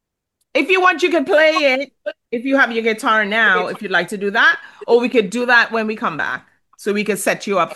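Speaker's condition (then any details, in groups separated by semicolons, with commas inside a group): No condition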